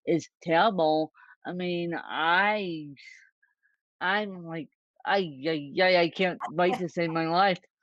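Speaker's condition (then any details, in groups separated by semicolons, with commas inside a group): Cerebral palsy, mixed, moderate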